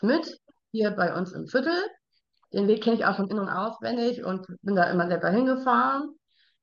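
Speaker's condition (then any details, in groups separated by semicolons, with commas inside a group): Down syndrome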